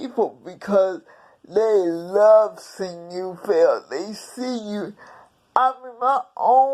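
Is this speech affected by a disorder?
Yes: cerebral palsy; several unnoticed strokes.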